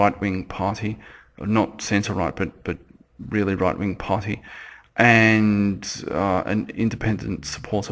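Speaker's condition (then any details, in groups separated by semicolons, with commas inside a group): No condition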